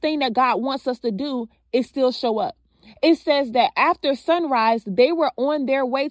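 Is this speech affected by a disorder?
No.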